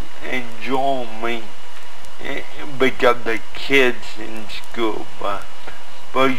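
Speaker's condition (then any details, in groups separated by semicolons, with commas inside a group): Cerebral palsy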